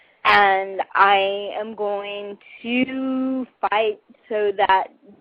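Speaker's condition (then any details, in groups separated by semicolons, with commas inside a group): Cerebral palsy; muscle spasms including speech muscles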